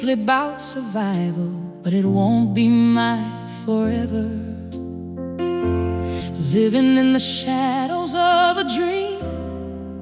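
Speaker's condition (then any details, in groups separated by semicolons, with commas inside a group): No condition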